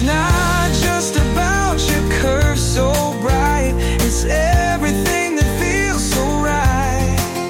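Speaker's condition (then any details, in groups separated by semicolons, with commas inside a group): No condition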